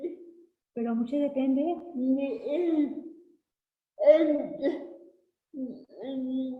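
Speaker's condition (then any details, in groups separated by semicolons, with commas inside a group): Cerebral palsy; since birth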